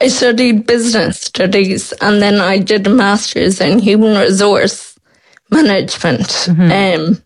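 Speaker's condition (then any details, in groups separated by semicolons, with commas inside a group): Friedreich's ataxia; diagnosed at 12 by professor King, Temple Street, onset late primary school, three spinal surgeries for scoliosis; age 28, about 16 years since diagnosis, greatly progressed, fully wheelchair reliant, heavy fatigue; speech expected to disappear within years, synthetic voice expected, swallowing to worsen needing thickeners, possible ventilator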